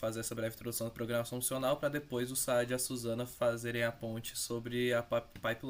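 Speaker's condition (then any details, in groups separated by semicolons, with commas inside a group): No condition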